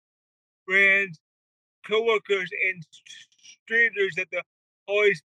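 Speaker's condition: Cerebral palsy; wheelchair user, not healed; speech impediment, talks really slow, mind thinks faster than can talk

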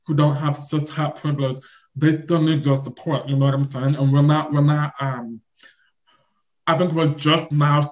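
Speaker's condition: Deaf or hard of hearing; does not hear everything

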